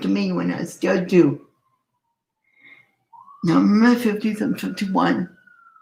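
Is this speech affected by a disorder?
Yes: cerebral palsy.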